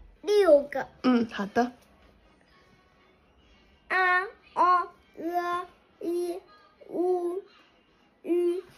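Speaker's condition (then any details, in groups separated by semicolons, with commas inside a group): Cerebral palsy; premature birth, hypoxia-ischemia; ongoing rehabilitation, learning to walk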